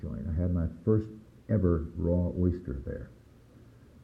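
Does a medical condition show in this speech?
No.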